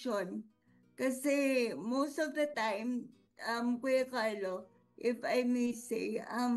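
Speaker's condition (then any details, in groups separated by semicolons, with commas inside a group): Cerebral palsy; speaking effortful, some difficulty talking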